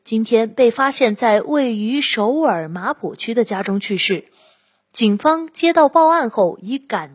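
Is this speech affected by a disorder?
No.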